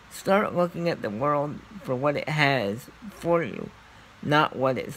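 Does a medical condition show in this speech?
Yes: cerebral palsy; scoliosis.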